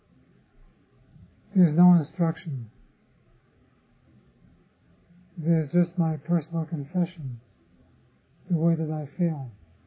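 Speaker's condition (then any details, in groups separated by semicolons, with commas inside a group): Parkinson's disease; others offer remedies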